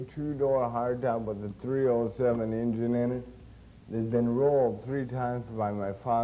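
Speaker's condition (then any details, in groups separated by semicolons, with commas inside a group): Cerebral palsy; since birth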